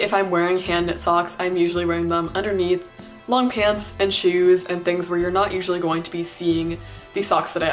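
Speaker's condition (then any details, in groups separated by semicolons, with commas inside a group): No condition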